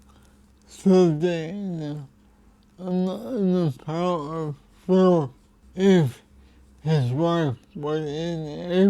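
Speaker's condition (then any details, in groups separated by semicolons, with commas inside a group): Cerebral palsy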